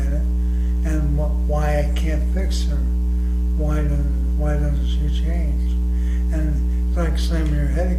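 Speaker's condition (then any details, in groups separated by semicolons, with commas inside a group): ALS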